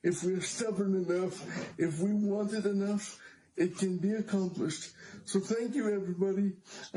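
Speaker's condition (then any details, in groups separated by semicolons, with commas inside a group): Cerebral palsy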